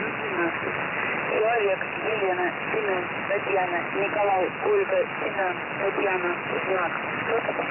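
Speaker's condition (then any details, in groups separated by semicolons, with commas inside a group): No condition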